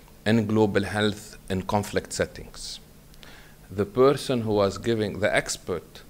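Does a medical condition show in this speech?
No.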